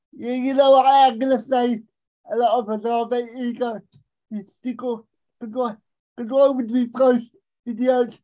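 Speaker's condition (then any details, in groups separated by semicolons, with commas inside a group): Cerebral palsy; able to communicate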